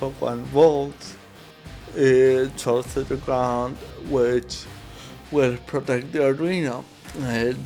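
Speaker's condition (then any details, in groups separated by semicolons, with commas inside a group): Cerebral palsy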